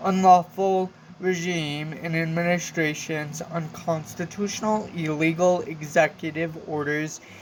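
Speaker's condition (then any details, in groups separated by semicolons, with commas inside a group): Cerebral palsy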